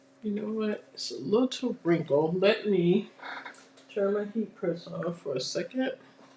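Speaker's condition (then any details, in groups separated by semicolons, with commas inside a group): No condition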